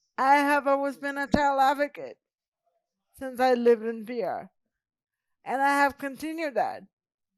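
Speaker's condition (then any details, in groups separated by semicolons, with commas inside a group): Cerebral palsy; present from birth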